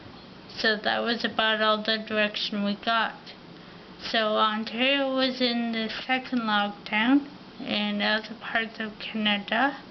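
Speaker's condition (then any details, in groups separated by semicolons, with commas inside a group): Ataxia; affects mouth and tongue coordination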